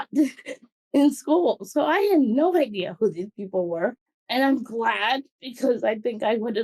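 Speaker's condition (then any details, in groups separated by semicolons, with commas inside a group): Cerebral palsy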